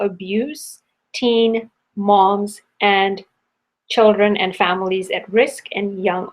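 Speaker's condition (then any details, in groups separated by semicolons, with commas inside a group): No condition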